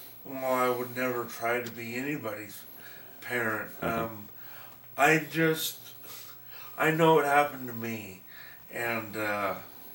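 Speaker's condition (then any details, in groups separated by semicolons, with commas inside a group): Brain injury; accident; years after accident at 18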